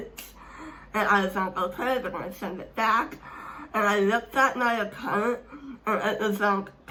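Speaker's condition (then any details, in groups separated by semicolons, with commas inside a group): Speech impairment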